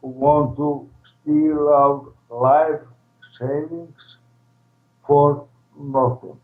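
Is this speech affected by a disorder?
Yes: ALS, primary lateral sclerosis, PLS.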